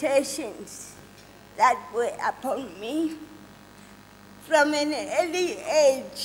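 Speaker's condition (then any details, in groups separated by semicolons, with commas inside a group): Cerebral palsy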